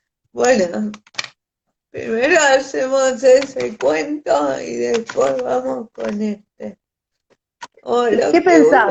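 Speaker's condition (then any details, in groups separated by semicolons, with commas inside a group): Cerebral palsy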